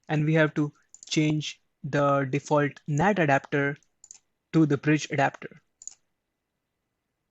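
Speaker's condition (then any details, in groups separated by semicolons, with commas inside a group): No condition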